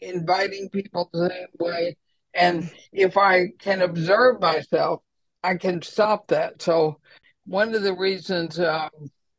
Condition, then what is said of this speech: ALS (motor neuron disease). I did want to mention that I have ALS because I speak with a slur now, which is one